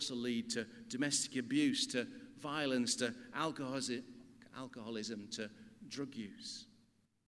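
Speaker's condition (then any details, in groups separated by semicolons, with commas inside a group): No condition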